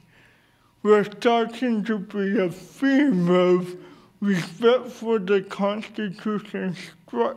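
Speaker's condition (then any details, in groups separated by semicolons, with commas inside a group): Cerebral palsy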